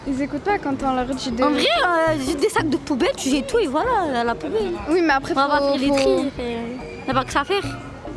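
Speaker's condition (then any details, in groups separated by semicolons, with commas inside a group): No condition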